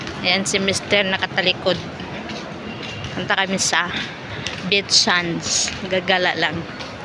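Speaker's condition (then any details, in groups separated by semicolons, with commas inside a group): No condition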